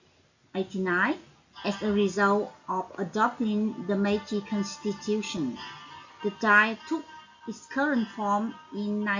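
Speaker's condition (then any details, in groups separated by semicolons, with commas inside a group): No condition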